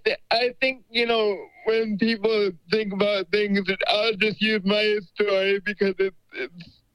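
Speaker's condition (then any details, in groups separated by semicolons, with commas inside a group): Cerebral palsy; uses wheelchair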